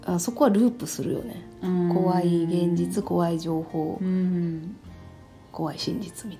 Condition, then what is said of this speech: None; typical speech.